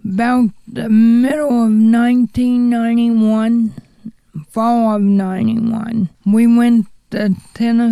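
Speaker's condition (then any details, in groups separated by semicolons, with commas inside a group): Cerebral palsy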